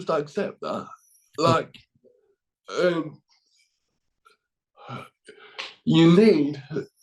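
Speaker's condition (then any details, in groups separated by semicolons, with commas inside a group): Cerebral palsy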